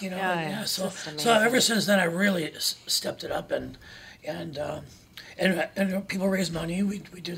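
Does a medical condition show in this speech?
Yes: throat cancer, one vocal cord; throat cancer at age 28, tracheotomy, one vocal cord removed, told would never talk again; throat issues during recording; voice noticeably altered, self-compared to raspy rock singers, talks at length.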